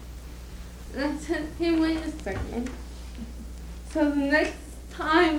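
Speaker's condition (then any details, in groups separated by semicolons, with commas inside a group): Cerebral palsy; unintelligible when excited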